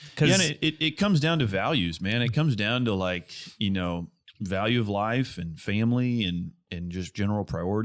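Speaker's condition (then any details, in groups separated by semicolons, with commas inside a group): No condition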